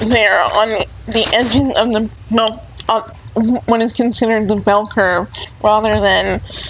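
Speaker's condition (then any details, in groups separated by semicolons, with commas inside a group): Cerebral palsy; cerebral palsy from brain damage at birth, uses wheelchair, support service dog Jax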